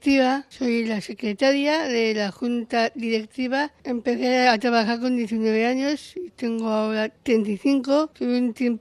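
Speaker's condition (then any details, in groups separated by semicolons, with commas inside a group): Down syndrome; genetic disorder, aged 35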